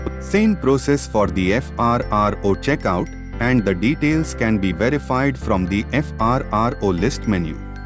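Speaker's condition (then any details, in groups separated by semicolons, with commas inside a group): No condition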